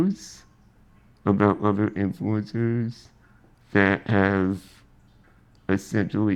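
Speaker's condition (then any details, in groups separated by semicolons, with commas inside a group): Spinal muscular atrophy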